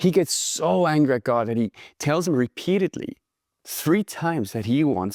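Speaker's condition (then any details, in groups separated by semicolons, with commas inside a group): No condition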